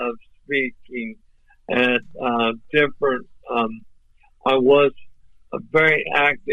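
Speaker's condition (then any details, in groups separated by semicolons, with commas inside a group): ALS; voice off but clear and understandable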